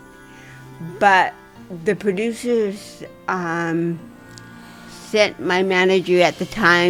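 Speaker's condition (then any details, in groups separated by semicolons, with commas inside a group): Cerebral palsy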